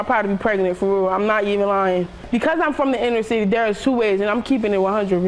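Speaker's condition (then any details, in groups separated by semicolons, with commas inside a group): No condition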